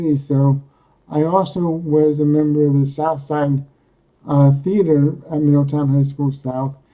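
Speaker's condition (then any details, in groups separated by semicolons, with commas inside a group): Cerebral palsy; speaks coherently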